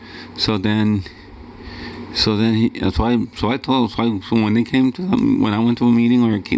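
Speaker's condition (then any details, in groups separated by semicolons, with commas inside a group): Cerebral palsy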